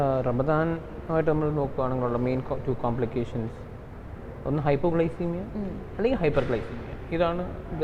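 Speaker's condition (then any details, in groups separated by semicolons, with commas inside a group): No condition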